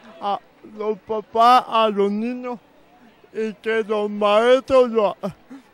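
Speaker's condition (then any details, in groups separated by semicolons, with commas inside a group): Cerebral palsy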